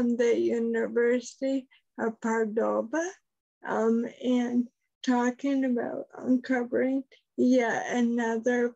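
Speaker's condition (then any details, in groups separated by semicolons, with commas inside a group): Friedreich's ataxia; diagnosed about 20 years ago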